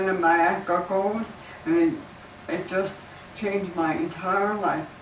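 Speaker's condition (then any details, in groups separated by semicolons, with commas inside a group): ALS; lost use of arms; terminal stage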